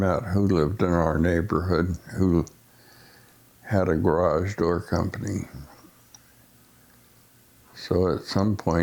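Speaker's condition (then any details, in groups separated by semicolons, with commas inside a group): Essential tremor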